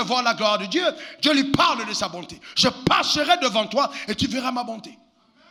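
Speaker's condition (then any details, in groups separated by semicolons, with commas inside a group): No condition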